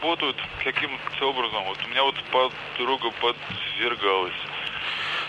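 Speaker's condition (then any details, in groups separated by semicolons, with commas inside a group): Stuttering since childhood; relaxation and suggestion session on air by Юрий Лонго, expected by speaker to last an hour; slight stutter, suggested phrases repeated fluently, stutter stopped briefly then returned; prolonged sounds, blocks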